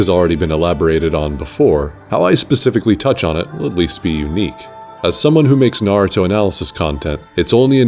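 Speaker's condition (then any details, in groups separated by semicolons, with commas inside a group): No condition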